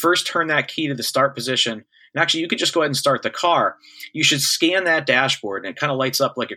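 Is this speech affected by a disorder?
No.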